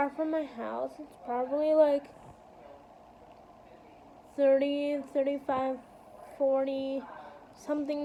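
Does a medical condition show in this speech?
Yes: cerebral palsy, spastic quadriplegic.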